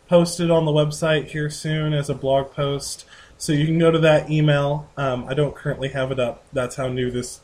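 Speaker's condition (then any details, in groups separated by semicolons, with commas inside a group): No condition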